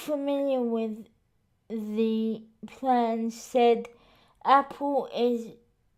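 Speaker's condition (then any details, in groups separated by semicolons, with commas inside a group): Cerebral palsy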